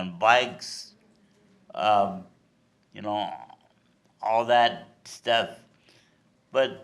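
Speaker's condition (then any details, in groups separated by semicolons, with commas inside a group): Cerebral palsy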